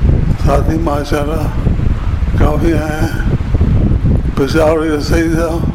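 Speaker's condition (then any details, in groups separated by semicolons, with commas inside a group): Difficulty speaking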